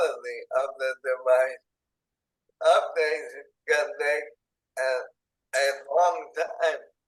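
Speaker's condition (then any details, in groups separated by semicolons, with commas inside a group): ALS, speech-generating device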